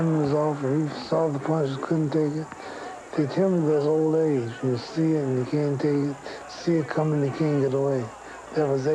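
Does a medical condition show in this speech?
Yes: Parkinson's syndrome.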